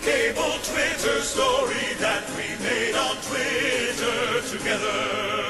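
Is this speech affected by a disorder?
No.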